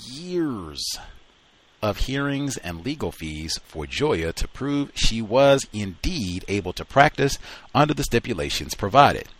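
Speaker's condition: No condition

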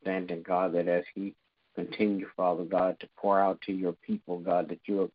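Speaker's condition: No condition

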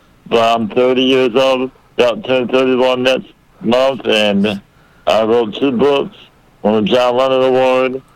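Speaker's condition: Muscular dystrophy; rare form, about 500 people affected, present from birth, not expected to live past age one; age 30

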